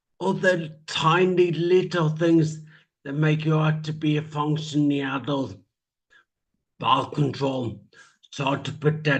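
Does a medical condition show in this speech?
Yes: traumatic brain injury; speech.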